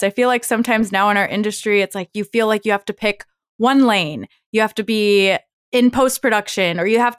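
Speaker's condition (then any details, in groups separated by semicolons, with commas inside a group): No condition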